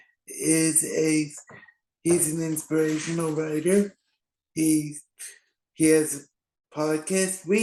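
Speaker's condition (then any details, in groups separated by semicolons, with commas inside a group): Cerebral palsy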